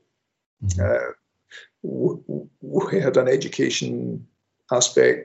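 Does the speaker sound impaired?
Yes: stammer; restrictive through life until Maguire speech recovery program about 21 years ago; since Maguire program able to give public, after-dinner, wedding and funeral speeches; says currently pretty sloppy, not best example of Maguire program; here repeated sounds, blocks.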